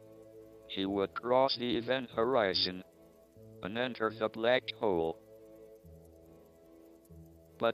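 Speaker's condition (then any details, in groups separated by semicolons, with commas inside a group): ALS, speech-generating device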